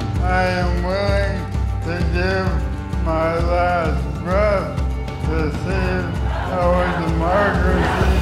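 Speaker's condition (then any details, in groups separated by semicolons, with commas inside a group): ALS; trouble breathing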